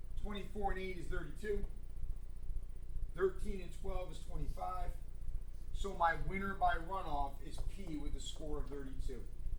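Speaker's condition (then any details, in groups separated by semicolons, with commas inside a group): No condition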